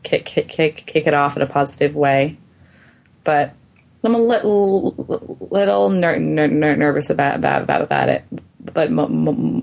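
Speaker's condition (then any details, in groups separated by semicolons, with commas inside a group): Stuttering; therapy over past 3 years: fluency shaping, stuttering modification, voluntary stuttering, subway talks with strangers; sometimes chops up words, listeners may need repetition, awkward on phone; repeated sounds, repeated words, prolonged sounds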